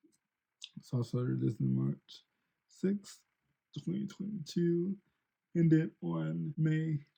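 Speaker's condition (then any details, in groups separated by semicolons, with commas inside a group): Cerebral palsy; since birth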